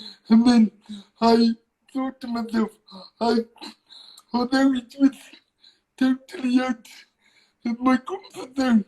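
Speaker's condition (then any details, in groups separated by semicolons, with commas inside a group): Cerebral palsy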